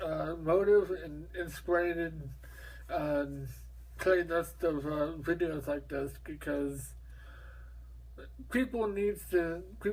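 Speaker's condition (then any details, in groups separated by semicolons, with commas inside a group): Mobius syndrome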